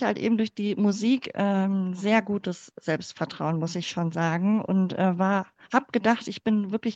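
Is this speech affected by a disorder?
Yes: cleft palate; congenital.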